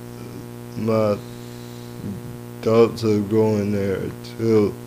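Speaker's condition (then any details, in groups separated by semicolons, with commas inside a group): Cerebral palsy; lifelong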